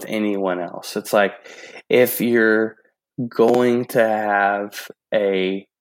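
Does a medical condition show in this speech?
Yes: stutter; stutter since childhood, good days and bad days, long-standing insecurity about articulating, music and faith help; pretty good day at time of recording, only out 2 hours so far; hard to articulate as hoped, music the opposite of speaking; here prolonged sounds, blocks.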